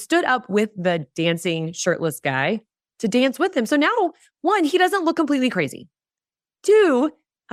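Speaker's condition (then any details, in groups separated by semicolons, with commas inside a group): No condition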